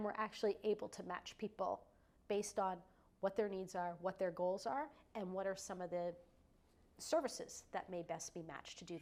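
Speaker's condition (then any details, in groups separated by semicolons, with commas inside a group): No condition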